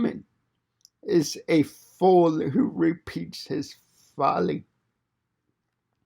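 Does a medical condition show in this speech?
Yes: cerebral palsy; fine motor impairment.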